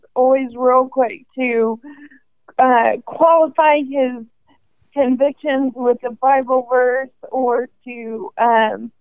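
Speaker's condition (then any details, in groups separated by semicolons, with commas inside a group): ALS; probable category at diagnosis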